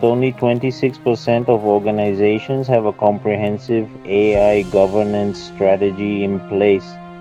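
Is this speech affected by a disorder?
No.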